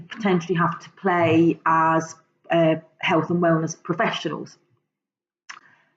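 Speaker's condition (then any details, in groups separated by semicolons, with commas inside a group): No condition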